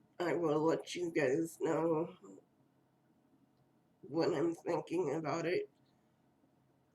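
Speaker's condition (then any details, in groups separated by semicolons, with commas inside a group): Cerebral palsy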